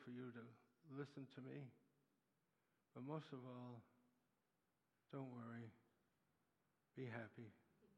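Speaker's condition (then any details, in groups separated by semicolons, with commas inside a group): Parkinson's disease; Parkinson's with acute demyelinating neuropathy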